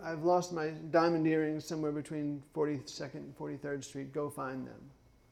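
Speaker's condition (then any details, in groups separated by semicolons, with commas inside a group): Parkinson's; cognitive issues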